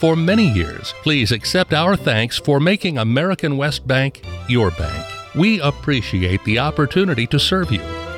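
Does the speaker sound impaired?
No.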